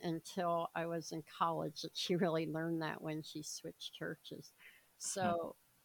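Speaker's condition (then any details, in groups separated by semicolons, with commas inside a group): Cleft palate; congenital, very severe, no nose, no upper lip, 26 surgeries, speech therapy for 11 years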